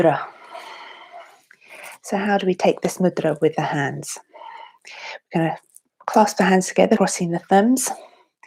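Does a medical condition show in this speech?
No.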